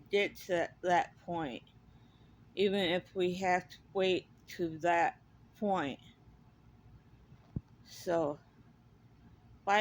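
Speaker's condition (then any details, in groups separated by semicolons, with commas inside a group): Cerebral palsy; speaks differently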